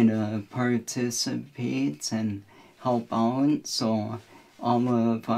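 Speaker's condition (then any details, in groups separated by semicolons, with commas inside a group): Cerebral spinal ataxia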